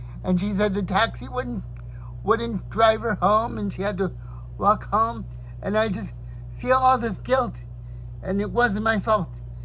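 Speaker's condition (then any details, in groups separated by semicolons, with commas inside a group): Cerebral palsy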